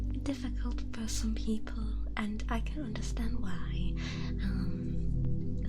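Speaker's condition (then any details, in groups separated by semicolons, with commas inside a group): No condition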